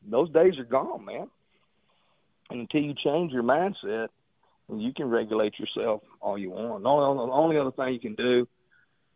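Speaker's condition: No condition

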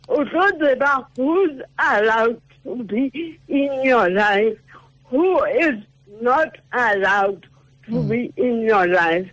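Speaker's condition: Cerebral palsy; affects speech

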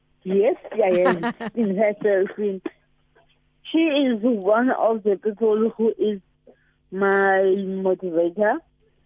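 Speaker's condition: Cerebral palsy; previously unable to swim

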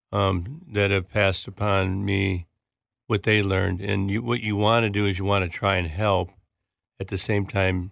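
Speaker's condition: Parkinson's disease; four years since diagnosis

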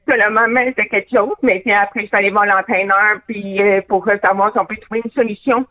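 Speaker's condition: Hearing loss with cochlear implant; removes implant in water, total silence, phone understanding varies by person

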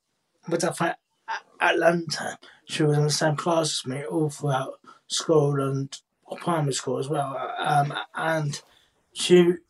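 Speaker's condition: Cerebral palsy, profound hearing loss; no longer signs

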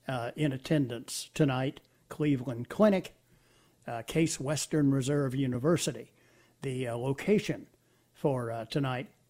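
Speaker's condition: No condition

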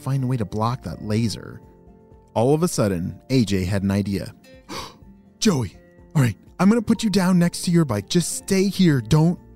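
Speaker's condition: No condition

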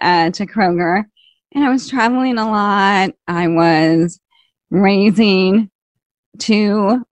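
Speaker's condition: ALS, slow progressing

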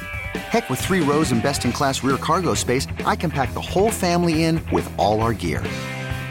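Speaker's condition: No condition

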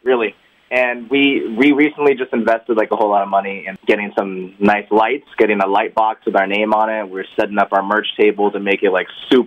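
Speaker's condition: No condition

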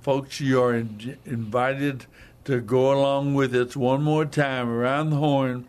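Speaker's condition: Hemorrhagic stroke; hemorrhagic stroke in basal ganglia, not a clot, right side of body paralyzed; about 8 months since stroke, recovering, wrestling way back; talks funny, voice stressed tonight, speaks slowly and deliberately to be understood, daughter Stacy helps

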